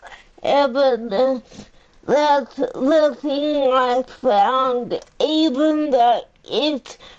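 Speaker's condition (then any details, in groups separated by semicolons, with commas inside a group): Cerebral palsy; powerchair user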